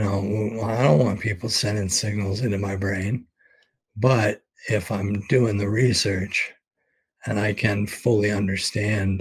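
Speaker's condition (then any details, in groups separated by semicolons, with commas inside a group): ALS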